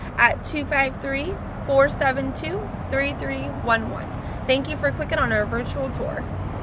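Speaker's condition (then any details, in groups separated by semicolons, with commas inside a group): No condition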